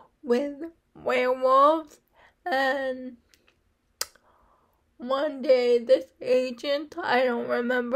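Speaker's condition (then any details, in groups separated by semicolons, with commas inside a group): Cerebral palsy; uses wheelchair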